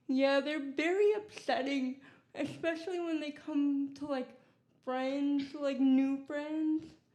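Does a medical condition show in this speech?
Yes: cerebral palsy.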